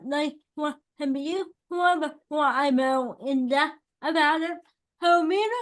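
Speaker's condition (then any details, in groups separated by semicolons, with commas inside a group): Cerebral palsy, spastic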